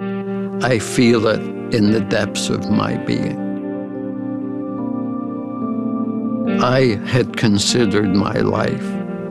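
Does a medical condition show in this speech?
Yes: ALS; progressive neurodegenerative disease causing loss of muscle control, initial prognosis 2 to 5 years.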